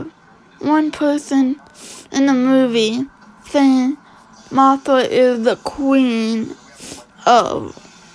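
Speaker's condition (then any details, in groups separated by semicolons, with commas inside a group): Cerebral palsy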